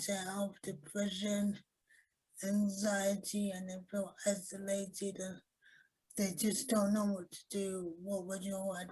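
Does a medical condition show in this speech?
Yes: cerebral palsy.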